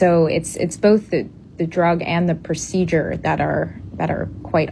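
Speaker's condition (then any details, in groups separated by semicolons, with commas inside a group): No condition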